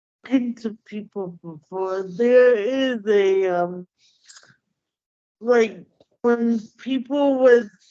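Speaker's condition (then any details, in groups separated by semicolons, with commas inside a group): Cerebral palsy; hamstring treatment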